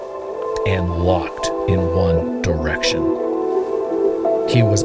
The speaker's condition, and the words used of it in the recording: None; typical speech.